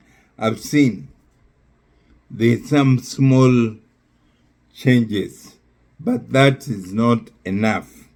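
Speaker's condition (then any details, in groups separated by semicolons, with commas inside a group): Neurological disease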